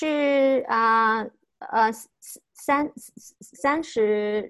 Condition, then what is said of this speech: Stuttering. 啊，所以我就认为，哎，我为什么我自言自语的时候不口吃，但是我一个人讲话的时候就会口吃呢？